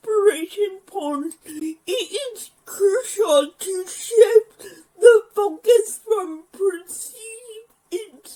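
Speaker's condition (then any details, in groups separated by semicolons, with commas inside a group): Physical speech impairment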